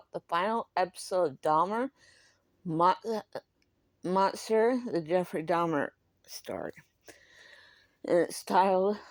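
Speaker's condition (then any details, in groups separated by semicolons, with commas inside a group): Cerebral palsy; speaks differently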